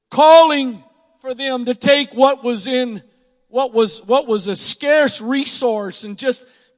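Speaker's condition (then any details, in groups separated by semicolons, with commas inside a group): No condition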